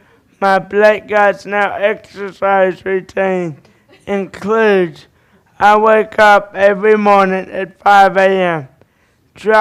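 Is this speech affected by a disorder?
Yes: cerebral palsy.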